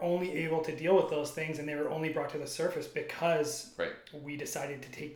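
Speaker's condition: No condition

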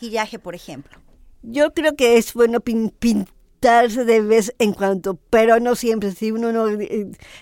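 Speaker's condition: Down syndrome; adult woman

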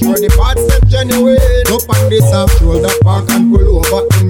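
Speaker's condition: No condition

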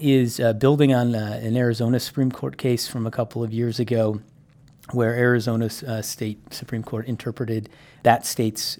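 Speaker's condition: No condition

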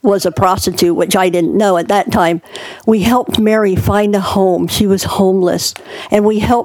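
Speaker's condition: Cleft palate; born two months premature

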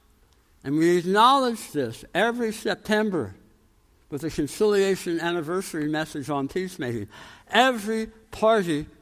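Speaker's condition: Tongue cancer, jaw reconstruction

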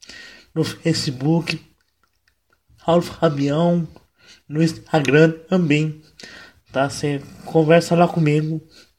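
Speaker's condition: Cerebral palsy, mild; no medication

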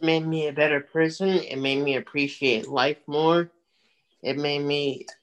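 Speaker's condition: Cerebral palsy; physical and occupational therapy

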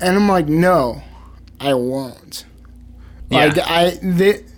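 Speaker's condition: Cerebral palsy, spastic

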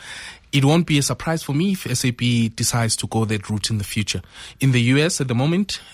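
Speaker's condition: No condition

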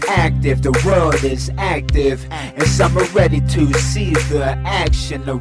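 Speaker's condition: No condition

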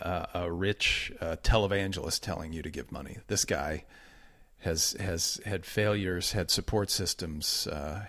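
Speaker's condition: No condition

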